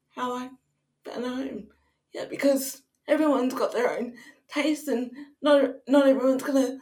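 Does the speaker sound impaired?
Yes: cerebral palsy; wheelchair user; sometimes taken for drunk on first sight on cam, speech affected on bad days.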